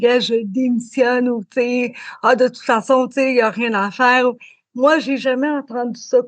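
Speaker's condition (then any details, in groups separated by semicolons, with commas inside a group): Cerebral palsy; learning to speak was challenging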